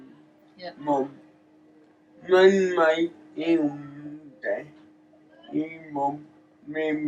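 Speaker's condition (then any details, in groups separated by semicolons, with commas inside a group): Cerebral palsy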